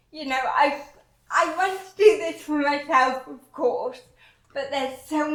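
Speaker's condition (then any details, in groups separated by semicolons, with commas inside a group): Cerebral palsy; talks differently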